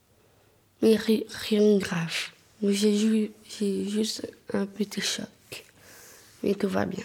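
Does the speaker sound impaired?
Yes: Down syndrome; trisomy 21.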